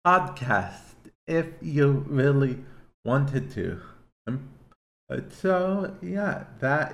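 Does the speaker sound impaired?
Yes: cerebral palsy; listener asked why speech sounds as it does.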